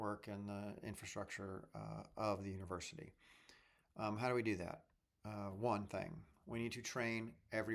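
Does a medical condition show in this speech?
No.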